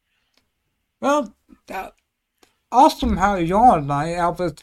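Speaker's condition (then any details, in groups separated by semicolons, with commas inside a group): Cerebellar ataxia; slurs a bit, voice affected a little, may need to repeat himself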